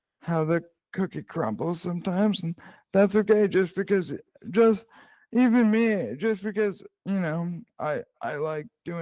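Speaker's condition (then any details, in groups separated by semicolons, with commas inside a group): Cerebral palsy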